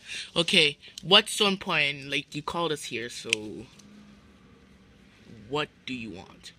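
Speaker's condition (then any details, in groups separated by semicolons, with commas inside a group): No condition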